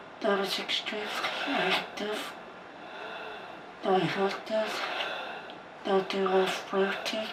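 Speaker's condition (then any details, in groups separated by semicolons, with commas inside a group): Fus ALS; genetic FUS mutation, highly aggressive, onset as limp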